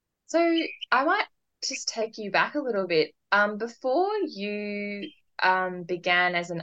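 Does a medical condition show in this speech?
No.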